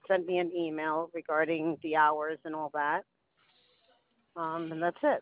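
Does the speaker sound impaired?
No.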